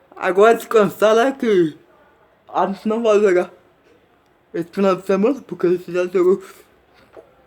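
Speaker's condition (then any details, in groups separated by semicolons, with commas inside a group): Cerebral palsy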